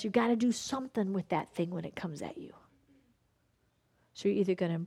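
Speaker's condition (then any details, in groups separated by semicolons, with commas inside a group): No condition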